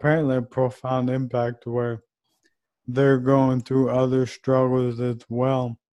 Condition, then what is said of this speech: ALS (motor neuron disease). But overall, I think it's still understandable.